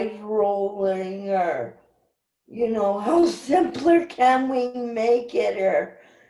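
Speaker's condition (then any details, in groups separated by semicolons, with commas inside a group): Cerebral palsy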